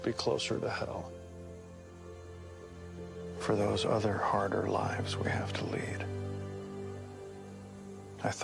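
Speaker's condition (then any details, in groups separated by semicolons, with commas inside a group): No condition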